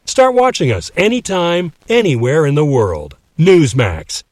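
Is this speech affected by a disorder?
No.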